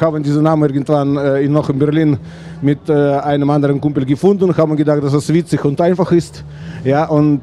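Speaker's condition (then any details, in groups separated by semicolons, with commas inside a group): No condition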